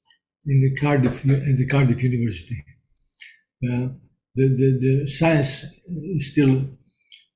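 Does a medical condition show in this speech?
Yes: Parkinson's disease; onset around age 55 or 56, stopped playing guitar because could not play syncopation.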